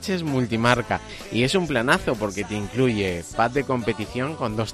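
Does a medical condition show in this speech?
No.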